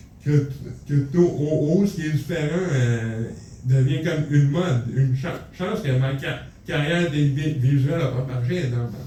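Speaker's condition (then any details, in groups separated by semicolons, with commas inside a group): Cerebral palsy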